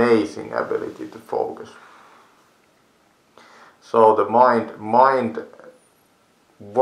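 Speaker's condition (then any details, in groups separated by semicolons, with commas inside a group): No condition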